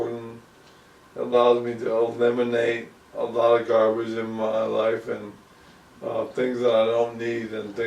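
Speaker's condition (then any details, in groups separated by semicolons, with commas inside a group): ALS; about 2 years since onset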